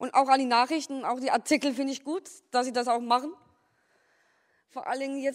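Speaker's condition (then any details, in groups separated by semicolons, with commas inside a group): Down syndrome; Trisomy 21, from birth; cannot speak freely very well, read prepared question aloud at wahlkampfarena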